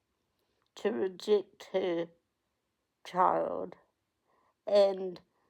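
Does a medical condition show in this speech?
Yes: cerebral palsy; onset at 8 days old.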